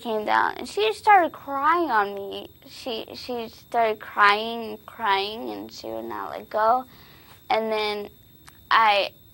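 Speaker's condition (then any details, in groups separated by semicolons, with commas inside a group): Cerebral palsy; spastic, birth oxygen loss from prolapsed cord, grade 4 brain bleed, newborn intubation, physical therapy; legs turn in, unsteady on bent legs, tires easily, poor hand coordination, uses computer typewriter; told in infancy would probably never speak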